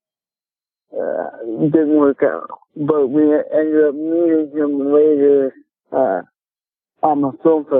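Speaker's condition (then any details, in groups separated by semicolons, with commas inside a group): Cerebral palsy; speech affected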